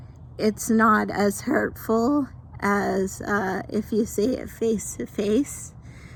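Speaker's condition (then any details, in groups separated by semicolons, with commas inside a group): Mild cerebral palsy; mild form from birth, lower body affected; mild, can walk and talk; can talk, sometimes doesn't say words right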